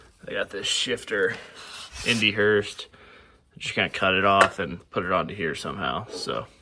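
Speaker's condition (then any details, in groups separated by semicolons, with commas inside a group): No condition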